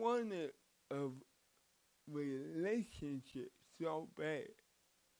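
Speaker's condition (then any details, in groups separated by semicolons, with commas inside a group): Cerebral palsy; from birth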